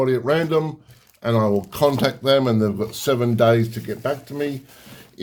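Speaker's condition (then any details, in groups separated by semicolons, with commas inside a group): No condition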